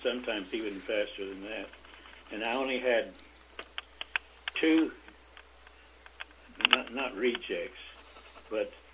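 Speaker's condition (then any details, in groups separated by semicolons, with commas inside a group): Parkinson's disease; about 25 years since onset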